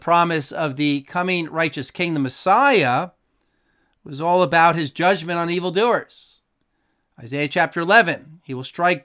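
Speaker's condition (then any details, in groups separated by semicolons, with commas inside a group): No condition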